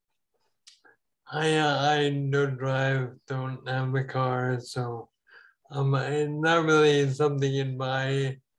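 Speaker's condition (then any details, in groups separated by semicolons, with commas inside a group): Ataxia; falls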